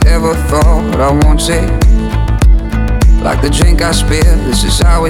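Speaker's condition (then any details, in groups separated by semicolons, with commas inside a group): No condition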